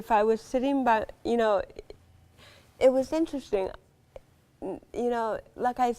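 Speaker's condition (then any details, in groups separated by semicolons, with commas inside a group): Cerebral palsy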